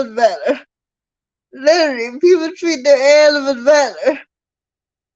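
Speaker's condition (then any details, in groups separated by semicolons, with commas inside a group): Cerebral palsy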